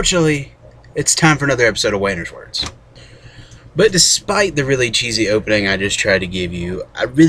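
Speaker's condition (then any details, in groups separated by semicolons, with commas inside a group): No condition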